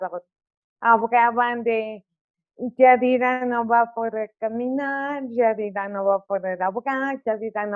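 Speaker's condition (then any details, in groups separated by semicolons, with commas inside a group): Cerebral palsy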